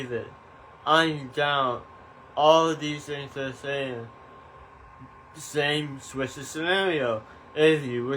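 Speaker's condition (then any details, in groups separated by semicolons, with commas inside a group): Tongue cancer surgery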